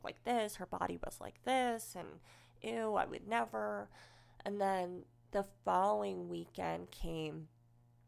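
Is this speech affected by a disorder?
Yes: cleft lip and palate, unilateral.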